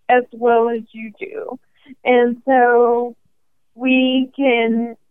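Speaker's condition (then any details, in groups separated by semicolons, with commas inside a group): ALS; probable category at diagnosis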